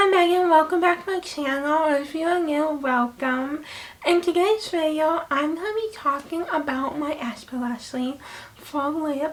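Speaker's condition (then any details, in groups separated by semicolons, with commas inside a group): Hemiplegic cerebral palsy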